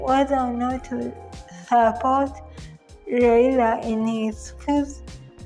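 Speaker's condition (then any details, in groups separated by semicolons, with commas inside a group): Cerebral palsy; from birth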